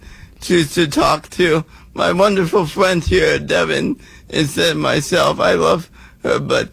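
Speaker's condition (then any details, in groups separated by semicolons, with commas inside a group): Cerebral palsy; improved speaking through Toastmasters and a hired coach, does radio play-by-play, public speaking, TEDx talk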